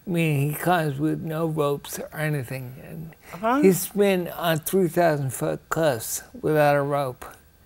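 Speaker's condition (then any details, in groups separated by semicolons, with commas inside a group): Ataxia; rare, progressive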